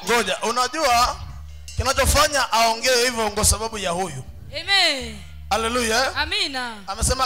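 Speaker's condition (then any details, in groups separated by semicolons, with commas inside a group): No condition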